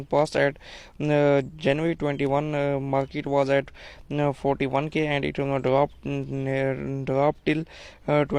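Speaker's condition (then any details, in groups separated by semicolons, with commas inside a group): No condition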